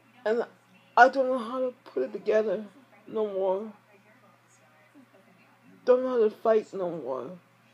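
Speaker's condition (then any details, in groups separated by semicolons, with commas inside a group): Speech impairment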